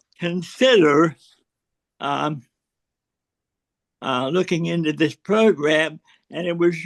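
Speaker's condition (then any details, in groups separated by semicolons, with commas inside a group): Cerebral palsy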